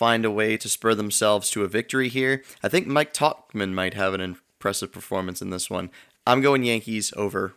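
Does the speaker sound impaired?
No.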